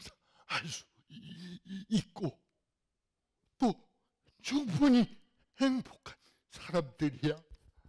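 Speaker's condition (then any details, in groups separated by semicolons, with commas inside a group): Cerebral palsy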